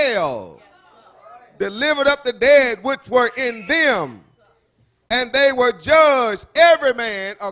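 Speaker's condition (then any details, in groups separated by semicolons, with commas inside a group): No condition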